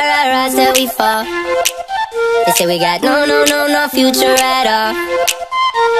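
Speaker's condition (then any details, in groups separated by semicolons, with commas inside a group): No condition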